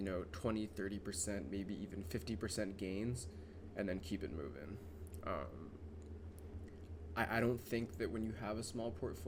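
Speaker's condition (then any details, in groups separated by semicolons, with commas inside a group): No condition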